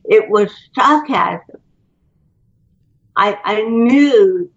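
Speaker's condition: Cerebral palsy; botox

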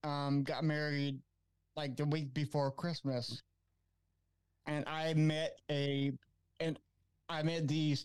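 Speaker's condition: Cerebral palsy; from birth, special education throughout school, learned slower; age 43

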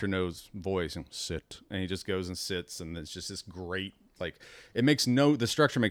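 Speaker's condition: No condition

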